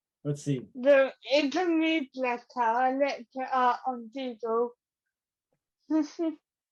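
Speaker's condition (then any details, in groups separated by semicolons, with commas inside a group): Cerebral palsy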